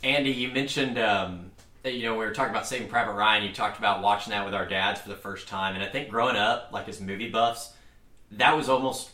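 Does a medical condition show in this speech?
No.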